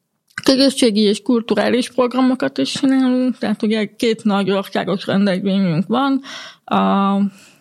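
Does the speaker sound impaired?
Yes: hearing loss; relies on lipreading; communicates in spoken language.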